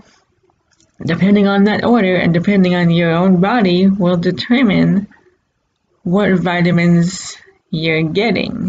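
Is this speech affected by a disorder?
Yes: cerebral palsy.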